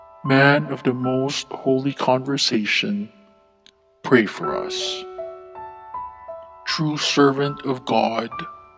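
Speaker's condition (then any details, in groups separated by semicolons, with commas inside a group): No condition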